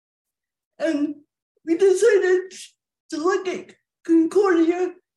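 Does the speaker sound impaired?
Yes: cerebral palsy, quadriplegia; born 2.6 pounds at University of Michigan Hospital Ann Arbor, cannot use arms, legs; speech recognition since 1994, throat dries while talking, drinks and breaks clear throat, nurse helps; self-described clear voice, dry throat during talk, hosts want to understand better.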